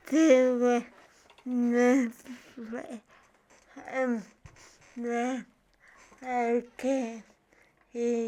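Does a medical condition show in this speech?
Yes: cerebral palsy; from birth.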